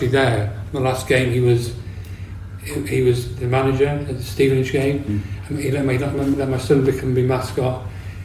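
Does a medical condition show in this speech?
Yes: Parkinson's disease; degenerative neurological condition, brain lacks dopamine, symptoms about three years before diagnosis, no cure; quieter, mumbles a lot, new since onset.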